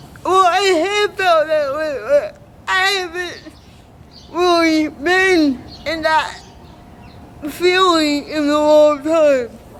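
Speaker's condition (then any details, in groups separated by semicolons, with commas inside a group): Cerebral palsy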